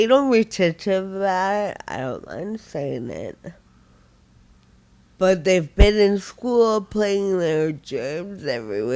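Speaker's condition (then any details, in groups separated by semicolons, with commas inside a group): Friedreich ataxia, severe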